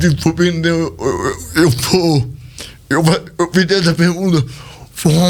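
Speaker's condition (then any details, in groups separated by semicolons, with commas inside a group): Cerebral palsy; speech not normal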